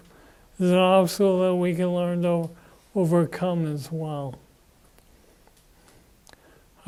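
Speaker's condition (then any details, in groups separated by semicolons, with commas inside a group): Parkinson's disease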